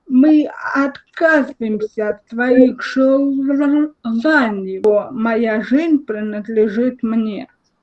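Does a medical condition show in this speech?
Yes: cerebral palsy, spastic diplegia; more or less stable.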